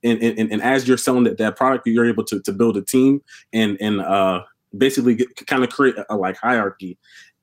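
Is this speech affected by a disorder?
Yes: stuttering; volunteered for public speaking in high school and college; here repeated sounds, repeated words.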